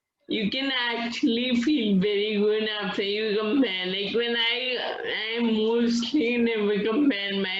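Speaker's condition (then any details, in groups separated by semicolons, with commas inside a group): Friedreich's ataxia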